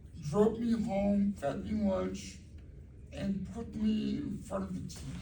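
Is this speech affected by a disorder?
Yes: cerebral palsy.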